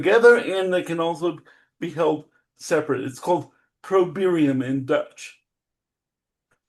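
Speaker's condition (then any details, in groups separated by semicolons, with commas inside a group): Cerebral palsy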